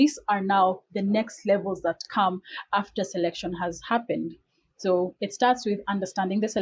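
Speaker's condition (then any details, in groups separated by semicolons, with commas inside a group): No condition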